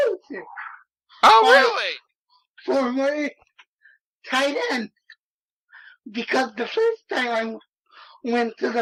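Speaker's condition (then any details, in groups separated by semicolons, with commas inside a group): Cerebral palsy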